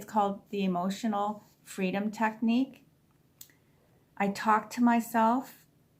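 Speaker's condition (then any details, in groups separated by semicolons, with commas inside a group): No condition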